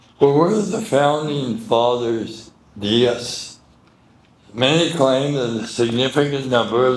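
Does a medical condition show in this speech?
Yes: medical condition affecting speech.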